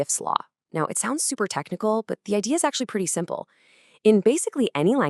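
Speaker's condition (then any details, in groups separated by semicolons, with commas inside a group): No condition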